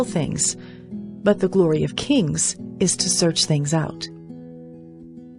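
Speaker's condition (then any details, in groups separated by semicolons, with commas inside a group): No condition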